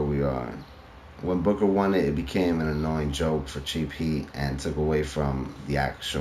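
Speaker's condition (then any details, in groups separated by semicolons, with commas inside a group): No condition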